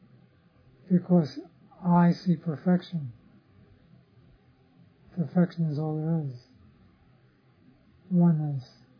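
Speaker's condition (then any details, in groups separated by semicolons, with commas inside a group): Parkinson's disease; others offer remedies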